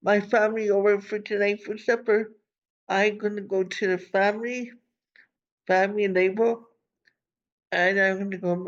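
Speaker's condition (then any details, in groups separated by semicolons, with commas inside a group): Cerebral palsy; from birth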